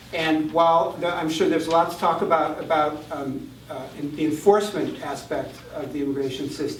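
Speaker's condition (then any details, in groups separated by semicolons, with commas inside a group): No condition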